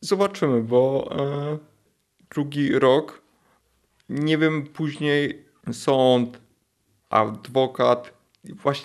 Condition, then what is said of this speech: Aphasia. Mogę, tylko długo to czytam, jak chcesz.